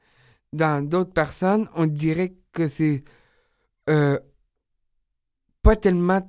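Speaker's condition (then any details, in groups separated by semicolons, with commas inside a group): Down syndrome; age 30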